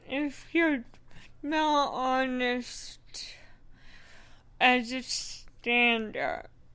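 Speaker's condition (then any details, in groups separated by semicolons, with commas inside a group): Cerebral palsy; working with speech therapist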